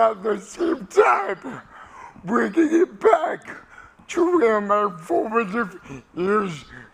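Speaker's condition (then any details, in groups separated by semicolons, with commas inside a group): Cerebral palsy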